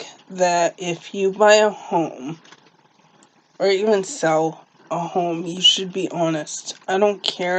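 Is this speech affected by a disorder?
Yes: cerebral palsy; uses walker, no wheelchair.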